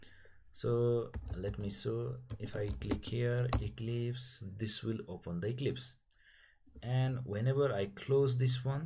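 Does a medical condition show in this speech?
No.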